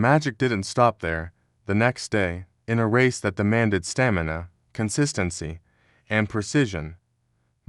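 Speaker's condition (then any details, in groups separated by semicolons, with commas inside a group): No condition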